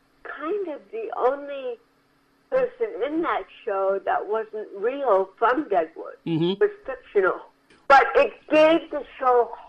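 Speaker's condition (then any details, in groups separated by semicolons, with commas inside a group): Cerebral palsy; from birth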